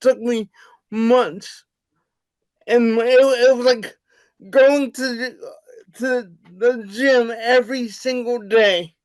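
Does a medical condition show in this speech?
Yes: cerebral palsy; wheelchair user.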